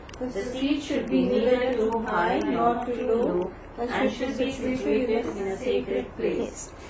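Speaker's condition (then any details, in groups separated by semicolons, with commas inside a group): No condition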